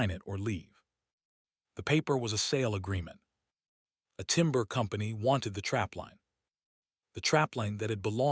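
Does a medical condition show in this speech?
No.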